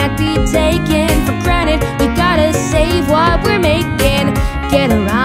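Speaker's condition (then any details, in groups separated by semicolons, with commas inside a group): No condition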